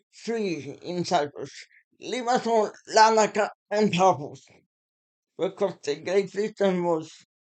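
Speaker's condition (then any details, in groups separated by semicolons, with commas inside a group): Muscular Parkinson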